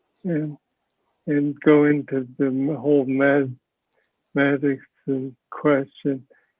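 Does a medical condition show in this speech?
Yes: Parkinson's disease; speech sounds like mush.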